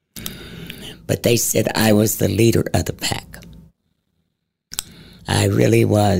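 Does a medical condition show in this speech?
Yes: head and neck cancer; stage 4 cancer into voice box from acid reflux, 36 throat radiations, chemotherapy at Gunderson; tumor gone, radiation damage to airway, possible future tracheotomy, daily breathing exercises; voice a little scratchy, never needed shots to swallow during chemotherapy.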